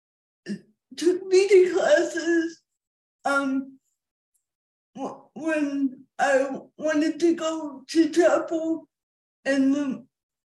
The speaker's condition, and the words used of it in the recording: Cerebral palsy. And when I take breaks or take a drink, it kind of cleared my throat a little bit.